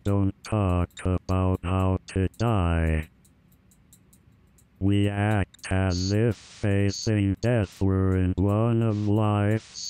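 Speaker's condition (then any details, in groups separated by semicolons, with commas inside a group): Amyotrophic lateral sclerosis; bulbar onset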